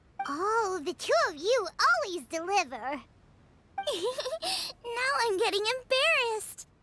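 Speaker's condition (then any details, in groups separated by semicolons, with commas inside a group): No condition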